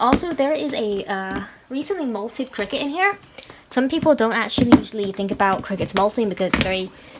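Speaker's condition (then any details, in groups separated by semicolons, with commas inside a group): No condition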